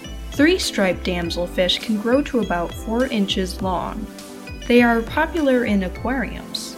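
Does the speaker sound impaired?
No.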